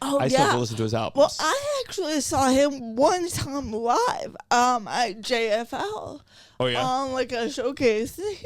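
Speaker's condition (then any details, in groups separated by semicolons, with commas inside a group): Cerebral palsy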